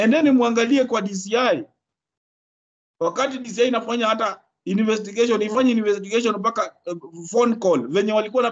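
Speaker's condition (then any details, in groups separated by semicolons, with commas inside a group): No condition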